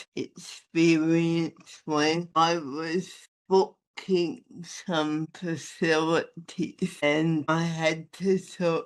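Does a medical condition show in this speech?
Yes: athetoid spastic cerebral palsy.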